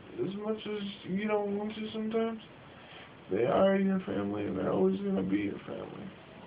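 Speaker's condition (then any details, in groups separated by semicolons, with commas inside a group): Cerebral palsy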